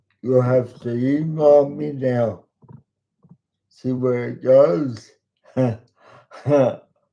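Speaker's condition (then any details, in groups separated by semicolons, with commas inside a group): Cerebral palsy; talks slowly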